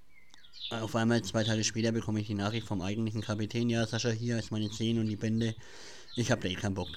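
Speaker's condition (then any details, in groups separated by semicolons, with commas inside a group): Cleft palate; speech defect, listeners say speech hard to understand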